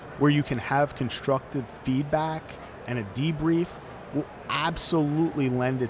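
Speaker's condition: No condition

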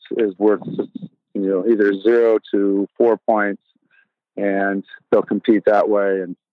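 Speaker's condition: No condition

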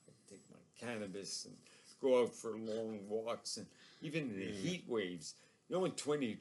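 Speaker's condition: ALS; progressively crippling neurological disorder

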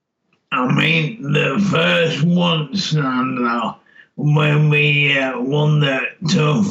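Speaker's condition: Motor neurone disease; speech change noticeable by time of diagnosis, frailer with weight loss then; cannot speak well

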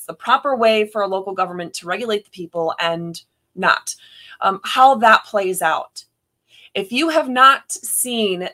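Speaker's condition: No condition

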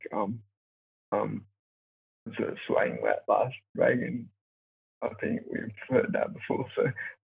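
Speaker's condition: Cerebral palsy; lack of oxygen to brain

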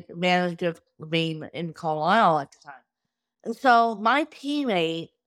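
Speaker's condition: Cerebral palsy; difficulty speaking, speech goes out when way too tired at end of day, conserves energy

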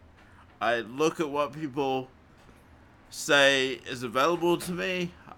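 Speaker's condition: Cerebral palsy; morphine not allowed after it

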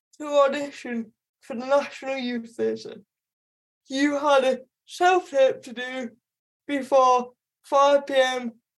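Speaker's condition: Speech impediment; self-conscious about speech

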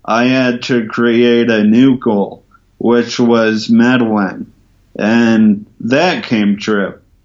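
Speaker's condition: Ataxia from traumatic brain injury; emergency brain surgery, coma, breathing tube two weeks, tracheotomy avoided, memory spared; spastic gait, cannot walk straight line, not noticeable when sitting, walking after tricycle, forearm crutches, cane

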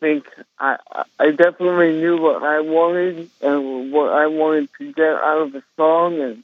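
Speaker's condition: Cerebral palsy; congenital

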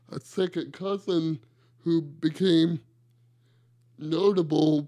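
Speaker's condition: Cerebral palsy; wheelchair user

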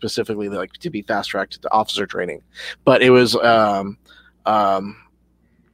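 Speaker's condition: No condition

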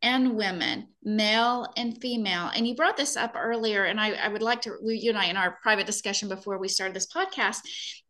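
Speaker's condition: No condition

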